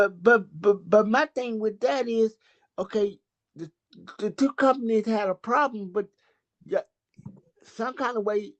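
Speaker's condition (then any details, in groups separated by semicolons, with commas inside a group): Cerebral palsy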